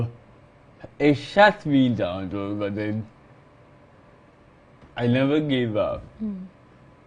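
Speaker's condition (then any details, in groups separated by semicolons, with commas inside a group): Cerebral palsy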